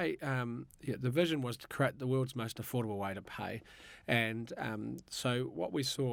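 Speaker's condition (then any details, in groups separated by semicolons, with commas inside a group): No condition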